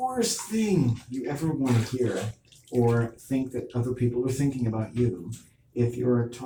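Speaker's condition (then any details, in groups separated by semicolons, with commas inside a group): No condition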